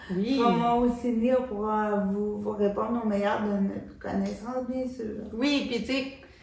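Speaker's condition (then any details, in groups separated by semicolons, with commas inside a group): Cerebral palsy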